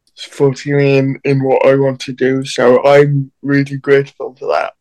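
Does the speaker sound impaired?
Yes: cerebral palsy; different form from co-guest Bradleigh's.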